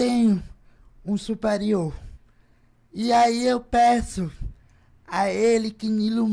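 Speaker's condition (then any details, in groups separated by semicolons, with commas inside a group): Cerebral palsy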